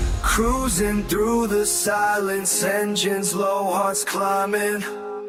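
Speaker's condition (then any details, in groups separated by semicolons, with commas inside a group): No condition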